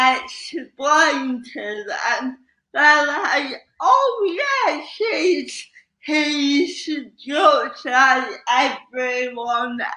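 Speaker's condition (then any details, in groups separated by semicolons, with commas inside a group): Cerebral palsy; slow speech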